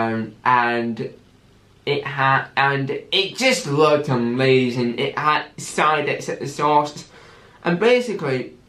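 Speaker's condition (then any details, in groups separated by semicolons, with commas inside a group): Cerebral palsy with stammer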